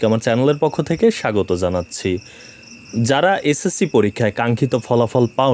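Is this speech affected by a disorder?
No.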